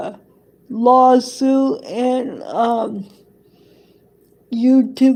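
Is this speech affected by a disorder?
Yes: cerebral palsy; present from birth.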